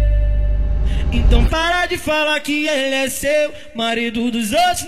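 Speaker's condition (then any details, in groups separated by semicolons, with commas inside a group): No condition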